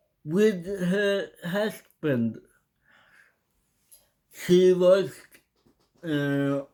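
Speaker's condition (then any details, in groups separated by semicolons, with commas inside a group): Cerebral palsy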